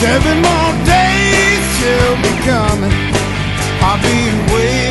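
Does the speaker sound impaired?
No.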